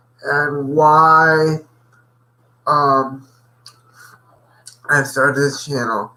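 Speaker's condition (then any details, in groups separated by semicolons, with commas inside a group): Cerebral palsy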